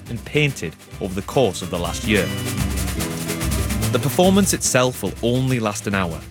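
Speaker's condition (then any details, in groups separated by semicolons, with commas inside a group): No condition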